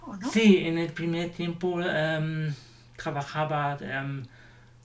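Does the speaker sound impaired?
Yes: cerebral palsy.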